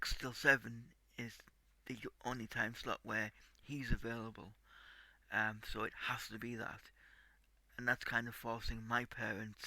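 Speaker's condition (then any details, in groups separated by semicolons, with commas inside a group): Cerebral palsy; tight muscles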